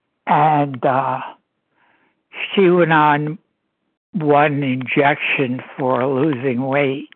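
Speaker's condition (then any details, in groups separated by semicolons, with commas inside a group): Parkinson's disease; wheelchair user, had a stroke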